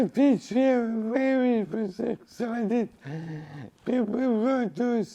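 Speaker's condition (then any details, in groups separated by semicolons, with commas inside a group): Cerebral palsy; from birth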